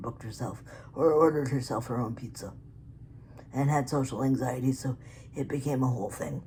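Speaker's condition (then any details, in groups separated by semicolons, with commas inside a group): Cerebral palsy; physically disabled; articulate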